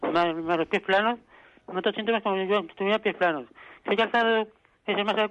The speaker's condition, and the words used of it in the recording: Parkinson's disease. Hablo mal porque lo perdido tengo que hablar mal.